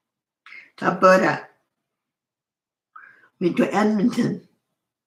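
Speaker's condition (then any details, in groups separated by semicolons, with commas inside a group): Cerebral palsy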